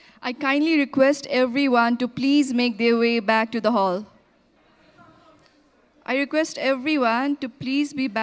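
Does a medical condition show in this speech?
No.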